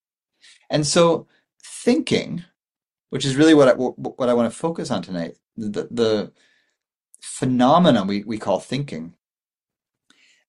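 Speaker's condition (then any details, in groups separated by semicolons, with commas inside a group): No condition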